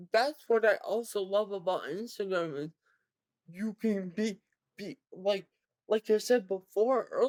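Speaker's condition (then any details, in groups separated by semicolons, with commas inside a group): Cerebral palsy, severe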